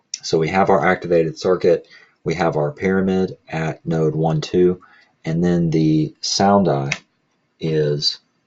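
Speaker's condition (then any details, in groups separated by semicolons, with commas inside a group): No condition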